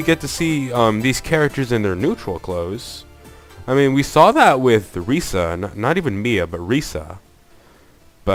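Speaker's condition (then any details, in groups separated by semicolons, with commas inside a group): No condition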